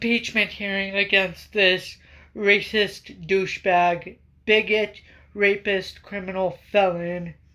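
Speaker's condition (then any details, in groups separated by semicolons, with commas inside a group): Cerebral palsy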